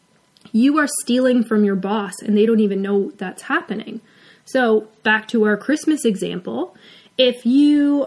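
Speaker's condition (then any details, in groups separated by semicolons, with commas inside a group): No condition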